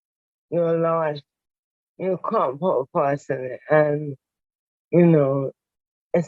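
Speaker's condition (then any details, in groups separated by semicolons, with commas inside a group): Motor neuron disease; diagnosed 18 months ago, fatigue, stiff joints and muscles; speech affected, audibly unclear, reportedly clearer over two months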